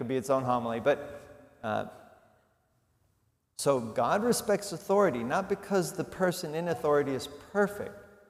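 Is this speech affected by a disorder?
No.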